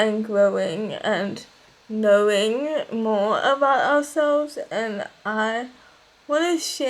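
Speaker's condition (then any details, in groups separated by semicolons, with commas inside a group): Cerebral palsy; lifelong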